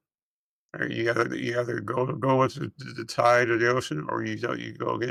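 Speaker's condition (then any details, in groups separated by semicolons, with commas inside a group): Multiple system atrophy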